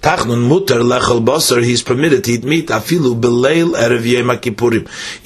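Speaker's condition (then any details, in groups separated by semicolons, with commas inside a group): No condition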